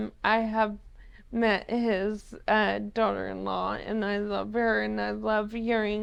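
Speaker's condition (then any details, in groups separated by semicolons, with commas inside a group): ALS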